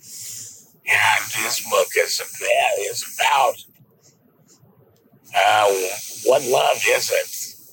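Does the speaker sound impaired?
Yes: laryngectomy; presses on neck daily to talk.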